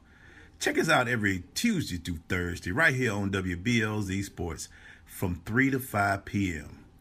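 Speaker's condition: No condition

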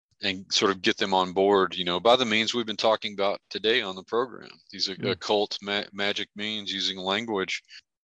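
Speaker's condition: No condition

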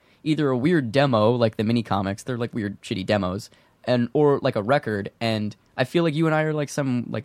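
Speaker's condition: No condition

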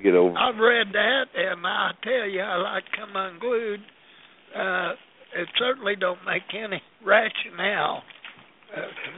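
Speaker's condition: Parkinson's disease; shaking at time of recording

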